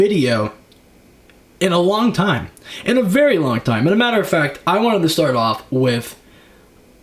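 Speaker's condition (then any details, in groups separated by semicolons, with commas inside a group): No condition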